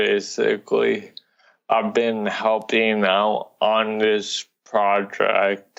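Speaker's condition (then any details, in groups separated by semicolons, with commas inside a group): Cerebral palsy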